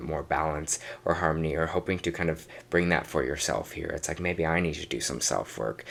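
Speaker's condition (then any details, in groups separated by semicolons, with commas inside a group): No condition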